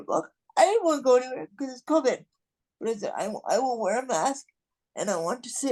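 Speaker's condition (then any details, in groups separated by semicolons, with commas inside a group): Cerebral palsy; non-progressive, will not improve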